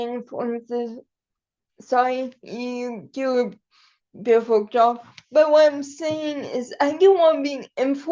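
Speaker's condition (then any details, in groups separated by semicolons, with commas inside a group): Cerebral palsy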